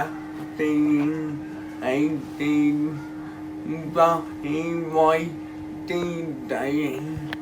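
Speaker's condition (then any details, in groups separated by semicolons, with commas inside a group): Cerebral palsy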